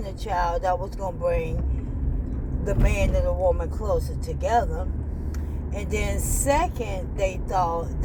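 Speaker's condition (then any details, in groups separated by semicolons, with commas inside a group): ALS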